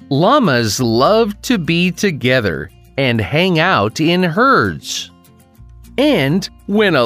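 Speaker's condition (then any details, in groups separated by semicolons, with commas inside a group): No condition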